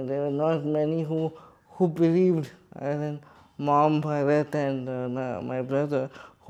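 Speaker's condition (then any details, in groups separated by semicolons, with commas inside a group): Cerebral palsy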